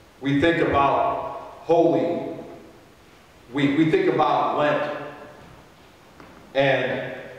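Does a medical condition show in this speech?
No.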